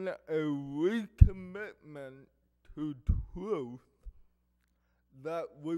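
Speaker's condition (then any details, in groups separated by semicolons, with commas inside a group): Cerebral palsy; affects hearing and speech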